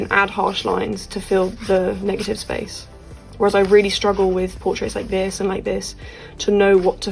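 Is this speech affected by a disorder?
No.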